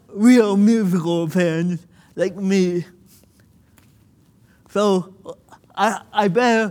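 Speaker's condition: Cerebral palsy; limited body control

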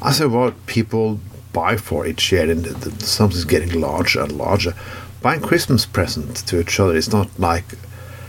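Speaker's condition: No condition

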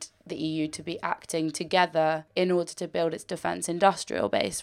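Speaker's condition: No condition

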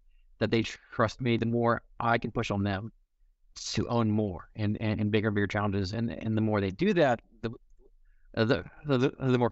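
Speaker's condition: Stuttering; stutters in conversation, disfluencies may sound like audio buffering; repeated sounds, repeated words, prolonged sounds

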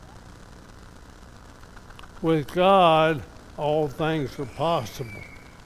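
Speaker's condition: ALS; somewhat affected, evident today

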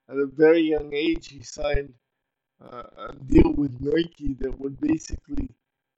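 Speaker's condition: Cerebral palsy; very little fine motor skill

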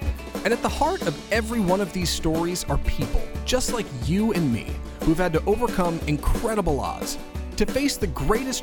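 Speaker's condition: No condition

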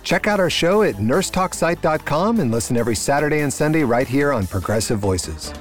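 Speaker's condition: No condition

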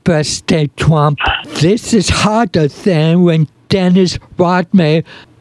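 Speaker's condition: Speech impediment; hosts say speech sounds Korean

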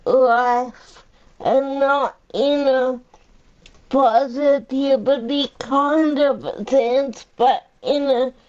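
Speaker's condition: Cerebral palsy; uses a power chair; 45 years old

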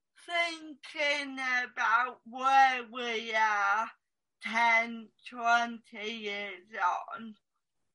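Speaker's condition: Cerebral palsy; since childhood, occasional dribble on chin, mouth held a certain way, fell on stage at Royal Albert Hall; speech affected, missed out on jobs because of how speaks

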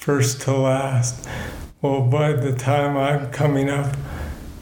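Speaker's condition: Parkinson's disease; about 18 years since diagnosis

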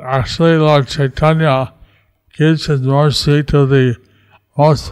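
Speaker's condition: Stroke with facial paralysis; stroke in 2008, left side of face paralyzed since, doctor said no chance of survival; unsure listeners can understand, own speech repeated by another speaker

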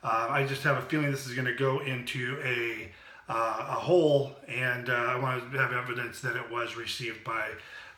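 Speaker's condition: No condition

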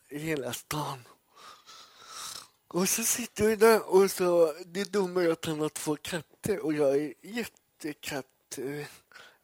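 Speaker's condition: Cerebral palsy; poor balance

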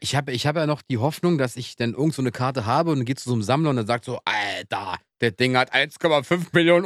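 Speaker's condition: No condition

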